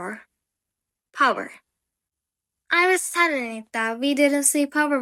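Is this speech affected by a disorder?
No.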